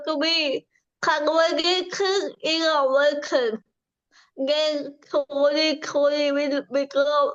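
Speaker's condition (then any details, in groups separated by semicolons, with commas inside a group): Cerebral palsy; from birth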